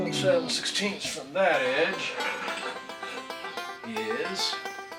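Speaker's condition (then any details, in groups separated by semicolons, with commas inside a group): No condition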